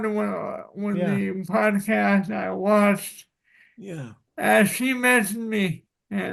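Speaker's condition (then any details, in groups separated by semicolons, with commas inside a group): Cerebral palsy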